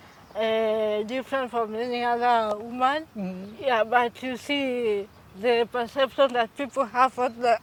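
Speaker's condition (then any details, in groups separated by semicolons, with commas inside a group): Cerebral palsy; from birth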